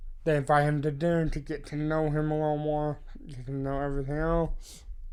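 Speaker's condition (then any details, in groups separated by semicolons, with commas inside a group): Cerebral palsy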